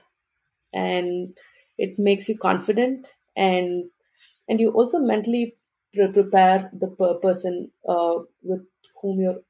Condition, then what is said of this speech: Stuttering. Because there are times when I don't speak with a stutter. I don't even stutter during my stand-up meetings.